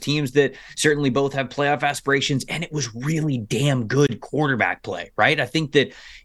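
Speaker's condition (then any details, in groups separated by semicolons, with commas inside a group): No condition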